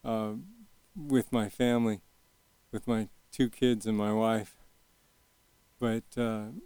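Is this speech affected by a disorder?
Yes: young onset Parkinson's disease; young onset at age 40, shaky, Medtronic deep brain stimulation device, two 3-inch brain probes.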